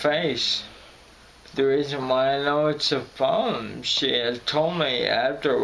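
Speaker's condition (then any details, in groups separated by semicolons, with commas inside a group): Friedreich's ataxia; voice crackles when stressed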